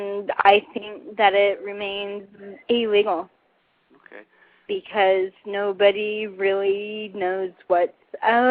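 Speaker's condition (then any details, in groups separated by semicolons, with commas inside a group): Cerebral palsy; handwriting painful and messy; stutters from speech muscle involvement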